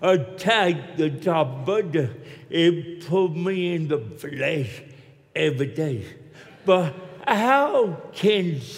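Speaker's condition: Cerebral palsy; hard for many to understand

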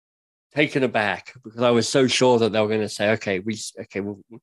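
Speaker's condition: Cleft lip and palate; surgery as a child; speech impediment

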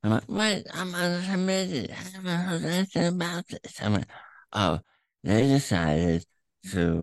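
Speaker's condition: Throat cancer; eating issues from tongue tumor

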